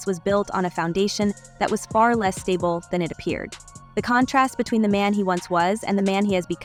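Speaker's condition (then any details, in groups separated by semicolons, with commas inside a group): No condition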